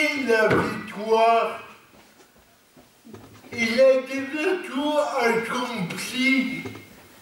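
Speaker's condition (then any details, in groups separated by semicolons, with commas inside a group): Cerebral palsy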